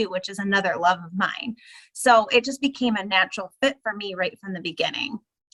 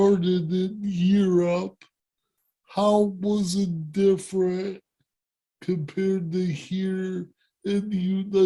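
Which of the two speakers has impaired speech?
The second: cerebral palsy; present from birth; speech impairment.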